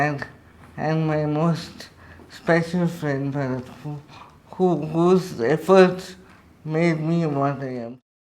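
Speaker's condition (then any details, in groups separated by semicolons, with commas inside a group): Cerebral palsy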